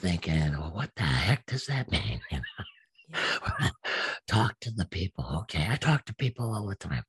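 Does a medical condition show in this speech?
Yes: absent vocal cords; from gunshot through neck, confirmed on repeated exams, speech therapist saw no hope; still practices speaking; self-taught speech over about ten years, sounds made first then shaped by mouth, slight hoarseness, unique voice.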